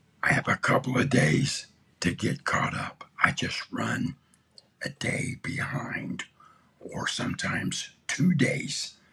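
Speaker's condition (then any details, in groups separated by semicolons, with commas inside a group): Throat cancer; tracheostomy tube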